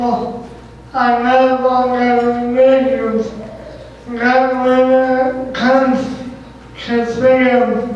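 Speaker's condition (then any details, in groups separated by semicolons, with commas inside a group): Cerebral palsy; can be difficult to understand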